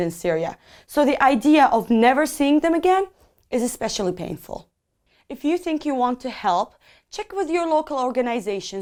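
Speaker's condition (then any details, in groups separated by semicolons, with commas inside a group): No condition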